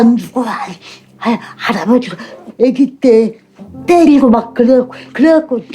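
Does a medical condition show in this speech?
Yes: cerebral palsy; sudden onset about one year ago, difficulty with self-care.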